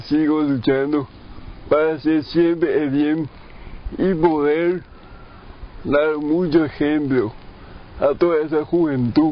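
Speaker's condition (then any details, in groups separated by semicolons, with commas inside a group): Brain lesion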